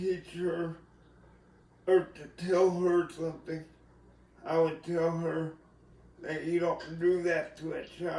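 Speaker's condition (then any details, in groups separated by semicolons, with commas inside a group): Cerebral palsy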